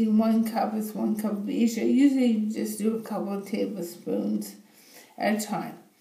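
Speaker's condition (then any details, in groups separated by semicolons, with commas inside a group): Bulbar ALS, bulbar onset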